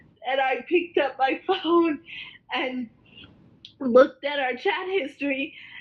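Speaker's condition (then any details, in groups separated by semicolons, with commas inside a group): Cerebral palsy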